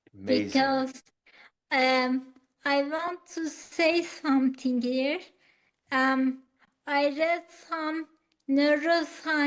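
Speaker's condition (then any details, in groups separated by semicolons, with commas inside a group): Acquired ataxia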